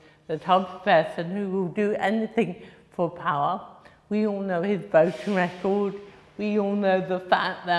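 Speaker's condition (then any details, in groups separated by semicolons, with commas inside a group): Cerebral palsy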